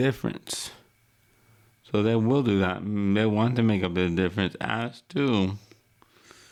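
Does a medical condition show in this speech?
Yes: cerebral palsy; wheelchair user.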